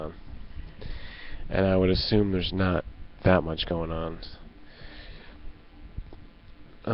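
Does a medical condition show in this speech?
No.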